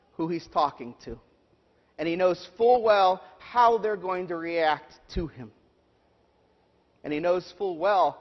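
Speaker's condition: No condition

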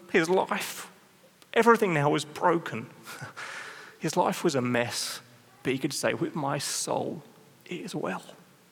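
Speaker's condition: No condition

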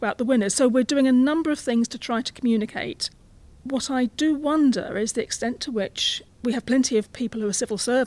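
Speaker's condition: No condition

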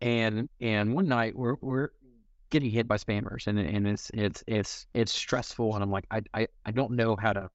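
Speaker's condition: Stuttering; stutters in conversation, disfluencies may sound like audio buffering; repeated sounds, repeated words, prolonged sounds

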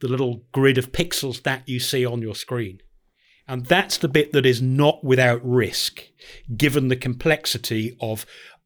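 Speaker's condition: No condition

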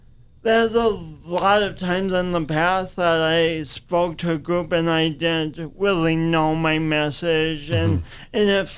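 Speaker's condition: Speech impediment from birth; coordination and speech differences

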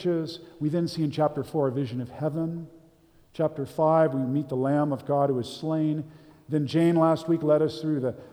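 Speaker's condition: No condition

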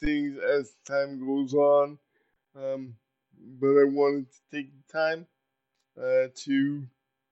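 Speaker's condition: Cerebral palsy; uses power wheelchair

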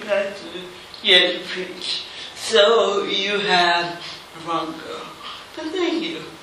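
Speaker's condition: Cerebral palsy

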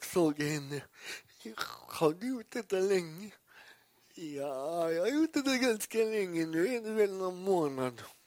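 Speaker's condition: Cerebral palsy; great difficulty saying some words such as stockholm, much improved through practice

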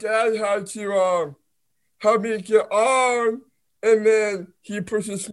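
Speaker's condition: Down syndrome; brain processing issue

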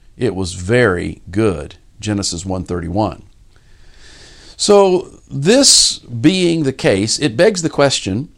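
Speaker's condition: No condition

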